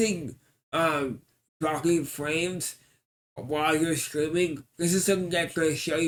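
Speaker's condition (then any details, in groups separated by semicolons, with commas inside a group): Cerebral palsy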